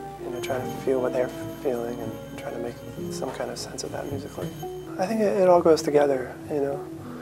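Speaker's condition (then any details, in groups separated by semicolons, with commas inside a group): No condition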